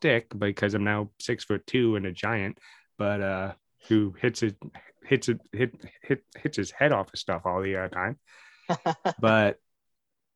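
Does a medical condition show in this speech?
Yes: stutter; childhood onset stutter and lisp, speech therapy Grade 1 to 8, new therapist Grade 9; stutter persists at 40, lisp partly overcome, bad stutter moments edited out of podcast; some lisp, therapy taught monotone voice, later worked on inflection, no stutter singing; here repeated sounds, repeated words.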